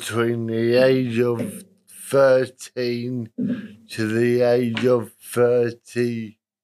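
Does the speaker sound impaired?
Yes: cerebral palsy, moderate; spastic, self-described middle range, delivery complications at birth, diagnosed in childhood; talks a bit funny.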